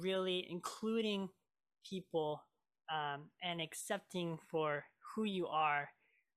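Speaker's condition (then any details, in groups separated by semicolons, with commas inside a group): Cleft lip and palate; lip scar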